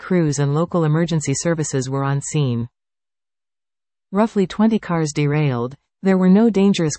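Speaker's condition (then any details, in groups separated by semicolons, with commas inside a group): No condition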